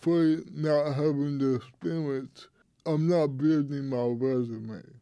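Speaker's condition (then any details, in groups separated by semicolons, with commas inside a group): Cerebral palsy; cerebral palsy since birth, tight muscles, affects speaking, walking and hands, childhood physical therapy for hand use; takes muscle relaxer three times daily, taken this morning; speech affected, would be very hard to understand without the muscle relaxer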